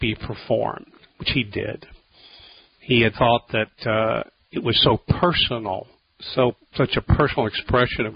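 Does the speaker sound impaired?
No.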